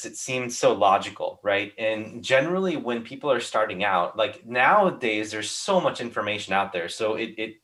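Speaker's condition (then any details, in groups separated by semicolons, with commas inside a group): No condition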